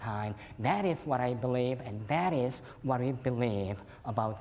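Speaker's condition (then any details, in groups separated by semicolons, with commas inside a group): Cleft lip and palate; could not suck breast milk as newborn, fed formula and cow milk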